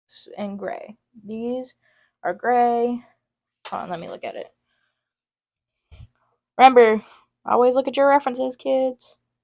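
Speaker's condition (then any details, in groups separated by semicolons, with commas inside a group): No condition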